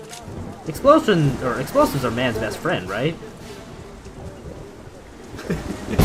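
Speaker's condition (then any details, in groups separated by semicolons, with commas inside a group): No condition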